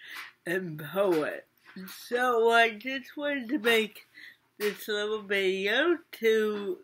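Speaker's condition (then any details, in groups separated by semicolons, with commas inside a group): Mild cerebral palsy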